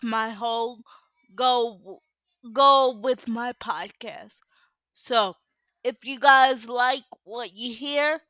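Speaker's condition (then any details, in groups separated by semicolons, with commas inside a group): Cerebral palsy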